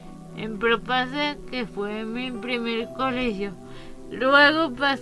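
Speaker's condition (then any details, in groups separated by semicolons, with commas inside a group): Cerebral palsy; cerebral palsy from birth complications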